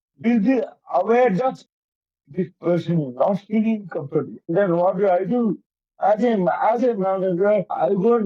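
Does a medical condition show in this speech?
Yes: cerebral palsy; affects coordination.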